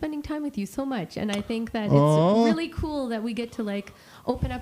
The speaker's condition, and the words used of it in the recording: None; typical speech.